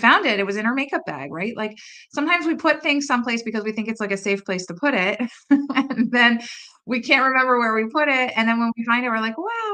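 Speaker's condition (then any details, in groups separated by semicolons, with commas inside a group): No condition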